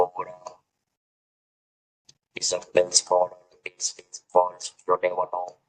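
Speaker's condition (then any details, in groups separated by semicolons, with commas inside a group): Throat cancer, electrolarynx user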